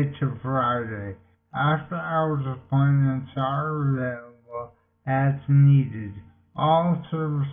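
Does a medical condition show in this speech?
Yes: multiple sclerosis.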